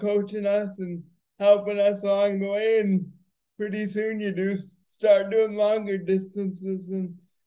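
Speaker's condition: Cerebral palsy; races with my team triumph

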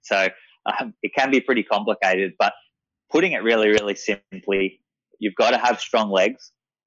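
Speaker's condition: No condition

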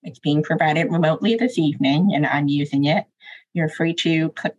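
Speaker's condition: Deafness; deaf and oral, uses cochlear implants to hear; using remote CART captioning during this session; uses spoken Language, also uses American Sign Language

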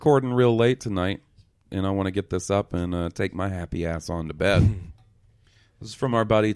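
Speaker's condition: No condition

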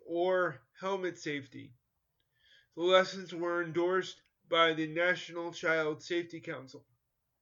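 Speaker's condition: Cerebral palsy; coordination issues, uses crutches

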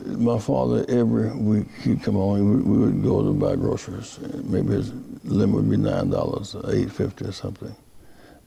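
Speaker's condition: Parkinson's disease; exaggerated movements

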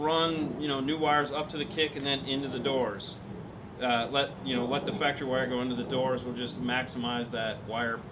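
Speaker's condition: No condition

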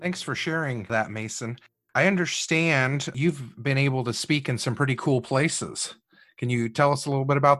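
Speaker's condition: No condition

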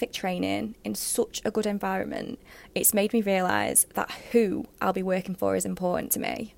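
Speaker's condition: No condition

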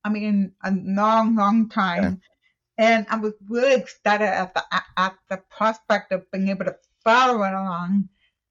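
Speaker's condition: Deaf, cochlear implant user; uses cochlear implant

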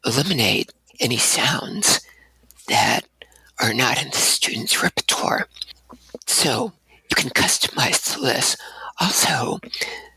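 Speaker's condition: Abductor spasmodic dysphonia; voice better than in college

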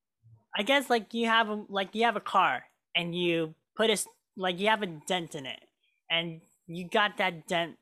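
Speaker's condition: Cleft lip and palate; hole in upper lip

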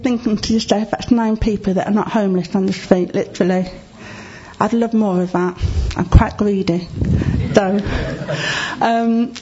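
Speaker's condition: Deafness; relies on lip reading

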